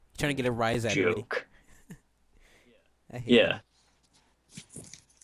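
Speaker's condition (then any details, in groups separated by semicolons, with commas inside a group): No condition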